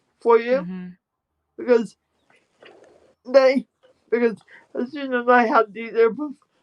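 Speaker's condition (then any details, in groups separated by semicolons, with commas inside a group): Spastic quadriplegic cerebral palsy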